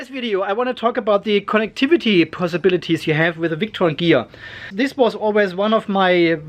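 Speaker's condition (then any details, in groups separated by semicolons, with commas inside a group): No condition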